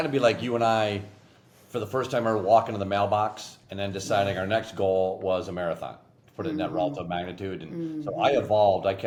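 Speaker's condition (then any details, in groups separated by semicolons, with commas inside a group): No condition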